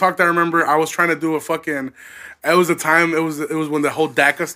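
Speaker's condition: No condition

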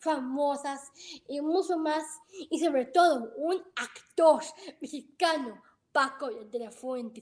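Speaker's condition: Down syndrome; about 21 years since birth, ongoing therapies

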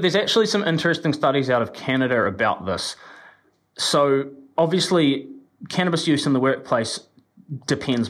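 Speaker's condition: No condition

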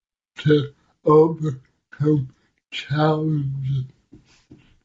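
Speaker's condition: Cerebral palsy; affects muscle movement

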